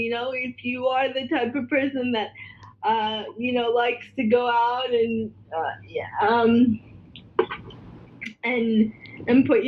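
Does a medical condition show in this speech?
Yes: cerebral palsy, spastic quadriplegia.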